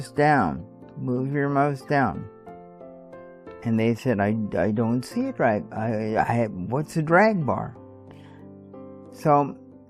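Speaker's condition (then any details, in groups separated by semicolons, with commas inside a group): Cerebral palsy; stiff muscles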